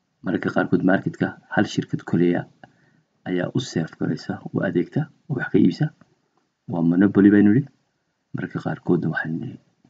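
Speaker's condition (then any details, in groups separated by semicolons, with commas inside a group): No condition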